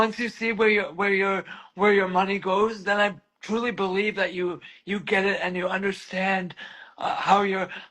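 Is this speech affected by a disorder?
Yes: cerebral palsy.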